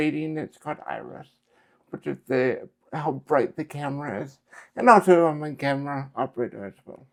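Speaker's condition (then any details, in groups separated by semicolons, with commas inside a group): Cerebral palsy; affects speech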